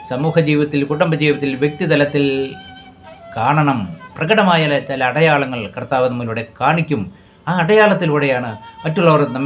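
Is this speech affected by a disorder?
No.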